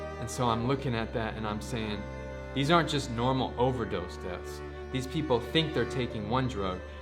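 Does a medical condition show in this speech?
No.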